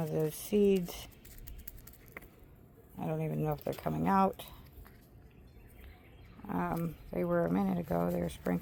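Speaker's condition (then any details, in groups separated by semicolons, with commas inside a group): No condition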